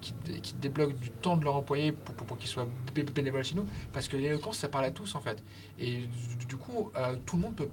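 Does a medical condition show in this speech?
Yes: stuttering; childhood onset, very severe stutter while growing up, one of several disabilities; here repeated sounds, prolonged sounds.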